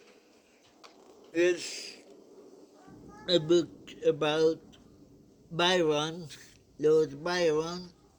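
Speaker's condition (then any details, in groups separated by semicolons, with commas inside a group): Cerebral palsy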